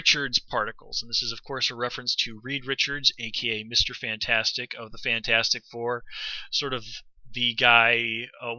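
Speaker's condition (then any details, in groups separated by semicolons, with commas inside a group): No condition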